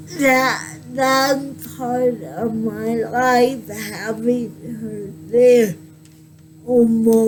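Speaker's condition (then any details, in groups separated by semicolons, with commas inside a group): Cerebral palsy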